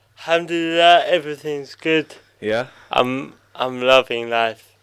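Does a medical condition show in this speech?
Yes: cerebral palsy.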